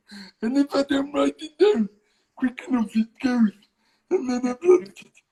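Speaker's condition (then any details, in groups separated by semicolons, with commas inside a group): Cerebral palsy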